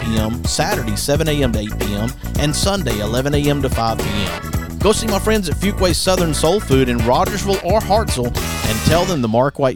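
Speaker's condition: No condition

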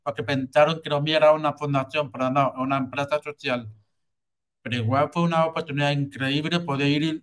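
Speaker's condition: Hearing loss with cochlear implant; congenital hearing loss

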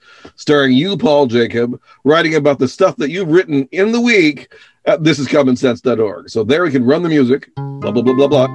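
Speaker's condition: No condition

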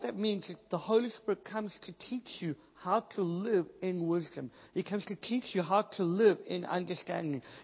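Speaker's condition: Cleft palate, Pierre Robin syndrome

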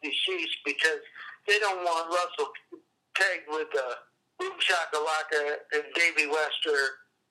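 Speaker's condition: Cerebral palsy; appearance likened to Parkinson's

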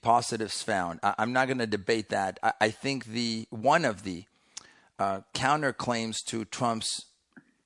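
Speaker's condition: No condition

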